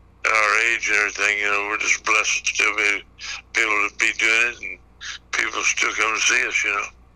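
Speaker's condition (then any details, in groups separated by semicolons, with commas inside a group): Parkinson's; brain surgery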